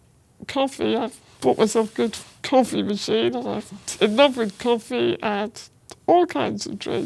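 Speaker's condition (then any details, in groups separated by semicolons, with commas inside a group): Spinal muscular atrophy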